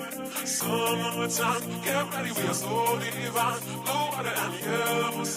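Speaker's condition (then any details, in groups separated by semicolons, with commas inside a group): No condition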